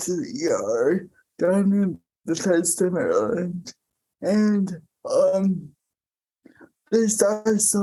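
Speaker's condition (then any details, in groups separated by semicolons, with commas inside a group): Cerebral palsy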